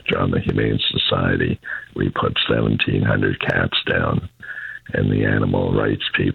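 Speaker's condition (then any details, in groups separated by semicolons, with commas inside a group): Throat cancer; most recent of five bouts of cancer, reduced energy; voice affected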